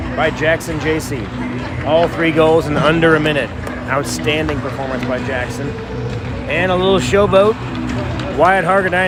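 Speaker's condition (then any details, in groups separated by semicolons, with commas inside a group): No condition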